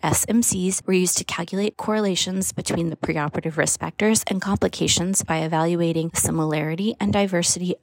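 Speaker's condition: No condition

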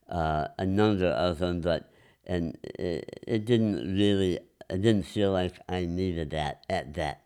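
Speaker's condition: Enlarged tongue from vascular growth; harder swallowing

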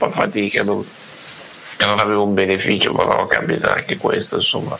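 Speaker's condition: Duchenne muscular dystrophy; uses breathing ventilator, also during daytime

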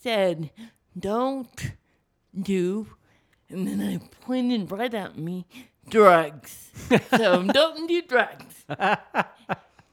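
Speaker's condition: Cerebral palsy; wiggles a lot, falls at times

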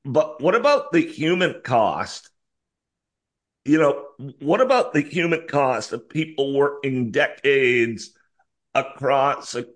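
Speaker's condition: Spasmodic dysphonia; sudden onset in 2010 while CEO

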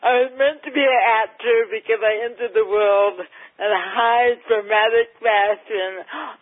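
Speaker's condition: Cerebral palsy, mild; mildly affects speech

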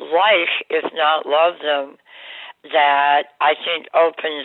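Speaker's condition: Oral cancer surgery, jaw removal

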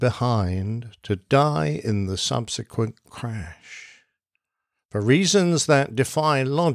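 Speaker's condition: No condition

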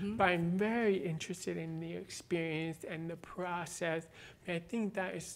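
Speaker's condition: Born deaf, cochlear implant, congenital

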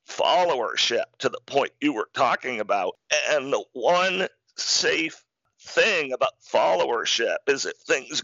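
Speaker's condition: Spasmodic dysphonia; communicating difficult, hard to talk, voice sounds a bit unique but fully understandable

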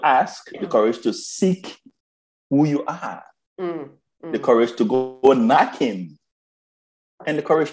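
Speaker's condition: Stuttering; stuttering first noticed by mother around age 8, self-conscious about it from early teens after mother left Liberia; still has fear and insecurities around stuttering, five years in Toastmasters, former club president; fear of speaking, skipped ninth grade valedictorian speech, won Toastmasters club speech contest; blocks

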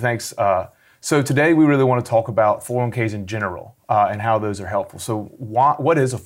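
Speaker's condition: No condition

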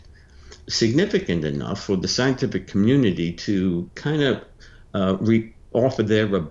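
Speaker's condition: No condition

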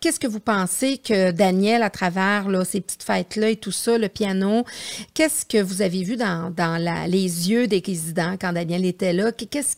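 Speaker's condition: No condition

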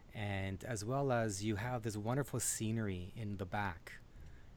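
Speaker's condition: No condition

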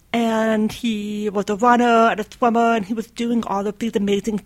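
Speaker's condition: Deafness, completely deaf right ear, severe to profound left ear

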